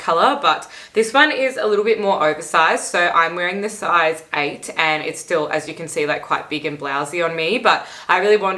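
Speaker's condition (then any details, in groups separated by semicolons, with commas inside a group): No condition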